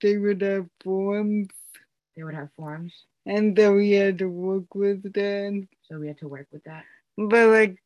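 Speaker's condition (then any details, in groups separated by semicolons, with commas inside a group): Speech disability; lines repeated aloud by a helper after each phrase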